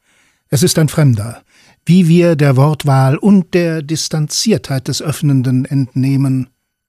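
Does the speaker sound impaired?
No.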